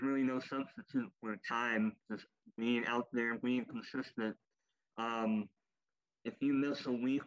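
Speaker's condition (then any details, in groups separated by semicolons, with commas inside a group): Cleft lip and palate; popliteal pterygium syndrome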